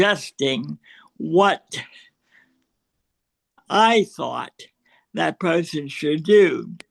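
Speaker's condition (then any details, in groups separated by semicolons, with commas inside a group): Cerebral palsy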